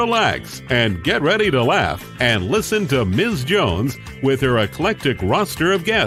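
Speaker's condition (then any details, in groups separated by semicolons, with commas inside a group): No condition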